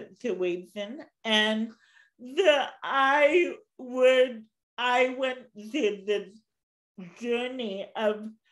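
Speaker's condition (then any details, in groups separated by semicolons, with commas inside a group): Cerebral palsy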